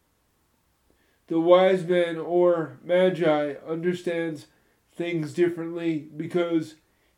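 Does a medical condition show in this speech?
Yes: spastic cerebral palsy, moderate; from spinal meningitis, born two months premature, present from birth, stiff tight involuntary muscles, mainly legs.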